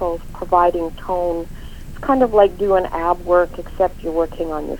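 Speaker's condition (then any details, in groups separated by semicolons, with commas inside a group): No condition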